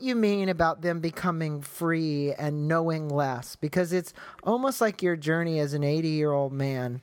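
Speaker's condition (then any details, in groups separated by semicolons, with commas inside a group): No condition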